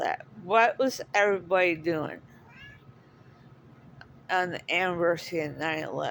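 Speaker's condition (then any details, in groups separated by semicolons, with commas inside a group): Cerebral palsy; speaks differently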